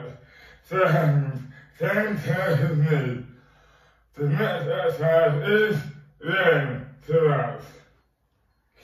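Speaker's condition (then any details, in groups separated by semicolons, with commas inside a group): Dystonia; severely slurred speech, never fully recovered, nearly lost speech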